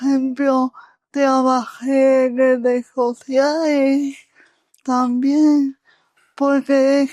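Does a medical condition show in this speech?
Yes: cerebral palsy.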